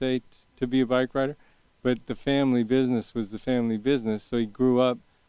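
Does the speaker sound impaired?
Yes: early onset Parkinson's; young onset Parkinson's, onset around age 40, Medtronic deep brain stimulation implant, two 3-inch brain probes; DBS surgery at Stanford three years ago, constant current stimulation, symptom management phenomenal.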